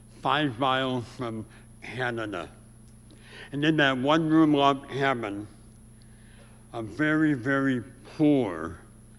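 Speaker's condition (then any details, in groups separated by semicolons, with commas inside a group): Severe speech impediment; from early childhood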